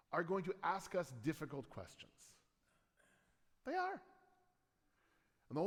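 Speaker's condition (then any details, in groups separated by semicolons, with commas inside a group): No condition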